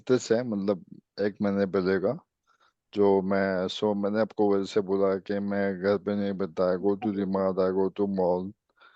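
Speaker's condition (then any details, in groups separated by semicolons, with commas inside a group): ALS; speech improved a little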